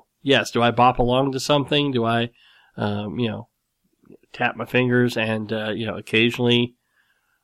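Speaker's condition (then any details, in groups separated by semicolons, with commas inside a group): Cleft lip and palate; nose still slightly crooked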